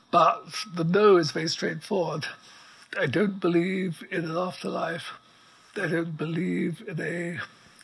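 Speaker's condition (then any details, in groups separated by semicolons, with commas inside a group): ALS; writes by dictation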